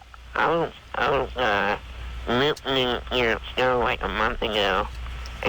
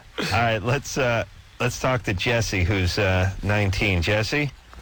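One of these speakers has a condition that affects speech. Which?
The first: spinal muscular atrophy; uses wheelchair.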